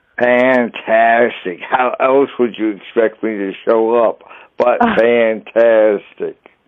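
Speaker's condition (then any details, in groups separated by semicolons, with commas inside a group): Traumatic brain injury; trach tube damaged voice box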